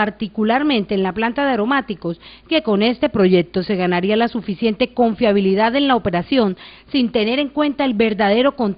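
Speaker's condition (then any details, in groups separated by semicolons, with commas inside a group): No condition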